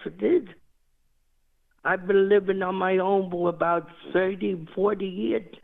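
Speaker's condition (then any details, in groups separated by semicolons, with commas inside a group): Cerebral palsy; walks independently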